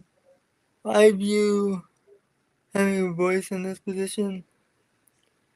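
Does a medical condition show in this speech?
Yes: cerebral palsy; from birth, wheelchair user.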